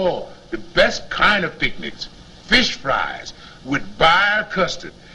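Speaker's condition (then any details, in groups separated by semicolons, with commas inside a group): No condition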